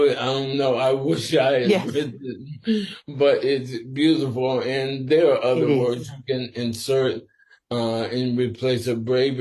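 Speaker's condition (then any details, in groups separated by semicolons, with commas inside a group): Sporadic ALS; must speak slower and carefully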